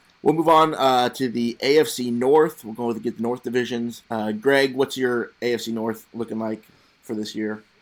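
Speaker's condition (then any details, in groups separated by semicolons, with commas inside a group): No condition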